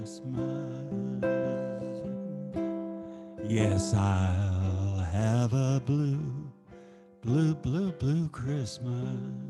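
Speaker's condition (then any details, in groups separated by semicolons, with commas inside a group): No condition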